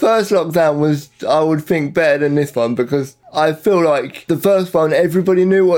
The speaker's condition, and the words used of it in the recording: Cerebral palsy. So I'm quite lucky that I don't really suffer with that other than when I'm drunk.